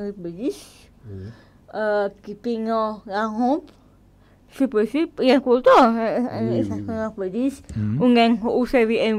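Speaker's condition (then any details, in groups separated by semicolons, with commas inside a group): Cerebral palsy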